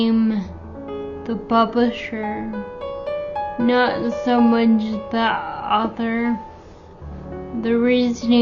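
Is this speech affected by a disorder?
Yes: Friedreich's ataxia.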